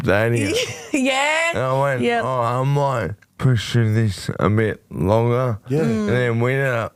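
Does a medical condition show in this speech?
Yes: motor neurone disease; voice became very nasal.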